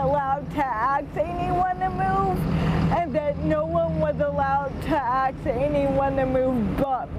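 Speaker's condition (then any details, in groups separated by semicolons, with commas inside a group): Cerebral palsy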